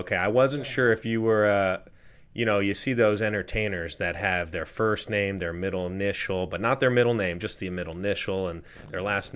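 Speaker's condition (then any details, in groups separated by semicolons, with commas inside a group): No condition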